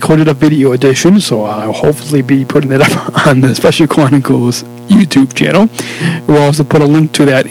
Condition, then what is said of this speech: No condition.